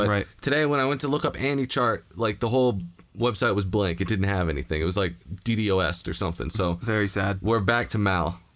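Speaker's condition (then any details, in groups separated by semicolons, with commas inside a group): No condition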